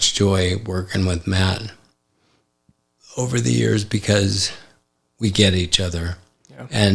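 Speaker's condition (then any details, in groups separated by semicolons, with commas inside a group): ALS; affects hand function; recently diagnosed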